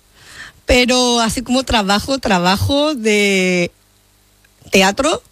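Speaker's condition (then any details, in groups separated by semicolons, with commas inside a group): Down syndrome; intellectual disability, mother prioritized leisure over therapy; 30 years old; speaks well and clearly per host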